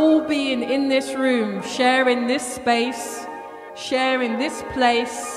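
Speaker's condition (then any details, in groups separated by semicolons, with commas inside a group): No condition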